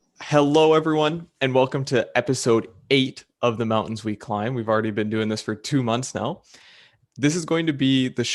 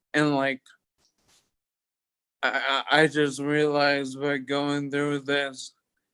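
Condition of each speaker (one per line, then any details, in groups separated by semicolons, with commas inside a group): No condition
Toxic leukoencephalopathy, locked-in syndrome; stage 4 toxic progressive leukoencephalopathy, heroin smoking, white matter, locked-in; recovered; early voice sounded deaf, later lost speech and eating, voice changed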